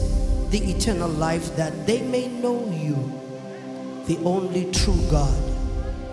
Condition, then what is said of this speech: No condition.